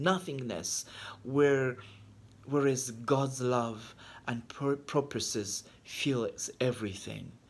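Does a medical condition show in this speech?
No.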